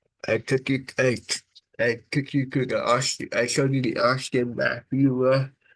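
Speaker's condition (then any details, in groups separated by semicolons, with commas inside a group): Cerebral palsy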